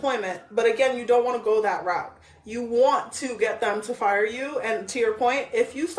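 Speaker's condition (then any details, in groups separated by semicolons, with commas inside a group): No condition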